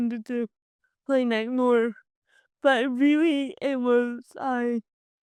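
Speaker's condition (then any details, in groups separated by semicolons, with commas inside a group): Cerebral palsy; from birth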